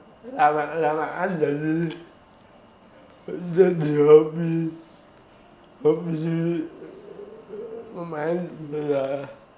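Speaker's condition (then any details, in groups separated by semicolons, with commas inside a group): Cerebral palsy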